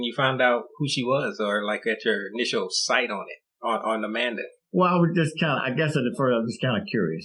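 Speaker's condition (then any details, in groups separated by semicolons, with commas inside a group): No condition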